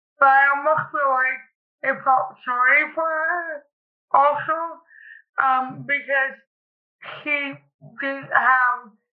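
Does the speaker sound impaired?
Yes: cerebral palsy; cerebral palsy since childhood, past operations; speech noticeably affected, listeners wrongly judge intelligence from speech.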